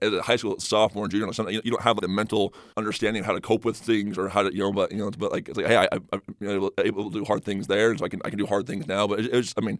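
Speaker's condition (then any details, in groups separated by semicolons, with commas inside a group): Stutter; stutter first noticed in high school, magnified on mission while learning Spanish; past speech therapists helped a little, detailed preparation learned from coach Lewis at Lone Peak; trips over words, can't get words out off the cuff, less when prepared, confident; repeated sounds, repeated words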